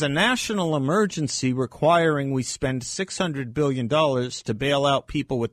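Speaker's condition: No condition

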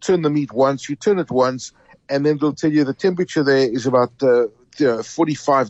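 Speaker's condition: No condition

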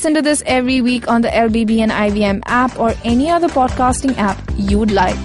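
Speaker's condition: No condition

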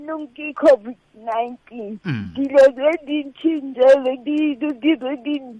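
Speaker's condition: Cerebral palsy; since childhood, mobile enough to climb Kilimanjaro after about three to six months of training

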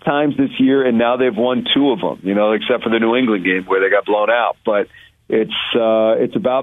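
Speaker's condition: No condition

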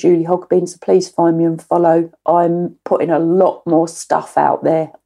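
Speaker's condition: No condition

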